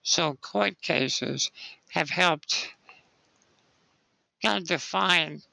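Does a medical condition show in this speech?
Yes: spinal muscular atrophy; spinal muscular atrophy from birth, muscle weakness, lifelong wheelchair use; age 60.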